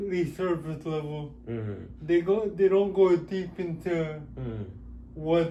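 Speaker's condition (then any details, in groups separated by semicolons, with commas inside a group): Cerebral palsy; with developmental delay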